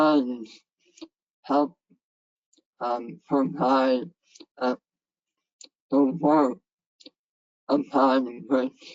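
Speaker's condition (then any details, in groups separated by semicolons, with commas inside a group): Head and neck cancer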